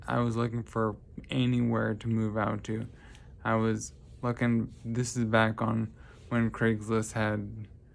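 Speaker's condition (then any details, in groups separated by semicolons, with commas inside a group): Traumatic brain injury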